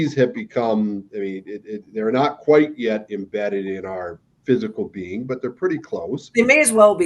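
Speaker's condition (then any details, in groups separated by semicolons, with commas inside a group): No condition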